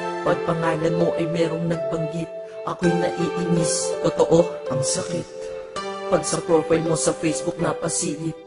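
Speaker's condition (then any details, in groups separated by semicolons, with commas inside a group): No condition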